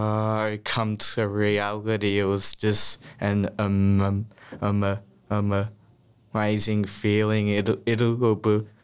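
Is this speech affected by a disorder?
Yes: stutter; childhood stutter, therapy grades 1-4, smooth speech at Box Hill Clinic 2 years from 14-15; here repeated sounds, prolonged sounds.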